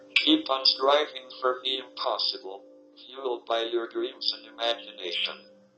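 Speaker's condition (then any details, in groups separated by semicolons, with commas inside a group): ALS, speech-generating device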